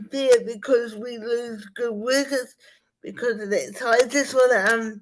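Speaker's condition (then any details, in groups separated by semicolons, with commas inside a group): Spastic cerebral palsy; aged 52, practising slower movements and rib breathing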